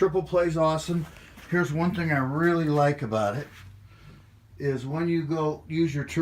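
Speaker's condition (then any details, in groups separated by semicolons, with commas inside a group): No condition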